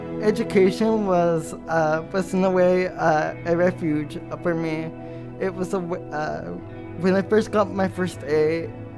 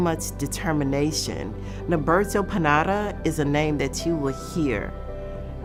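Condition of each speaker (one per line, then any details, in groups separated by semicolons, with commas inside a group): Cerebral palsy; ankles and arms affected; diagnosed early childhood, not talking or walking; slight slur, speech therapy in childhood
No condition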